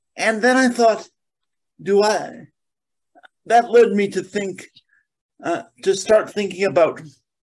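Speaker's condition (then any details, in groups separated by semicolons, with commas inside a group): Cerebral palsy; mainly lower limbs affected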